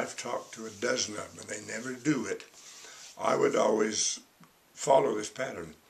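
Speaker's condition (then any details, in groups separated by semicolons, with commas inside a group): No condition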